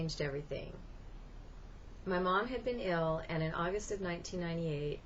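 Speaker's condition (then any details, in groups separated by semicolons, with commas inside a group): No condition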